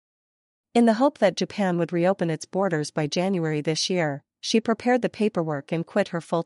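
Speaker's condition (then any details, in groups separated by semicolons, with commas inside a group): No condition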